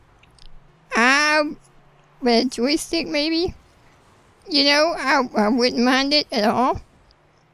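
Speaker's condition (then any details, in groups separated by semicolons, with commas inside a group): Spinal muscular atrophy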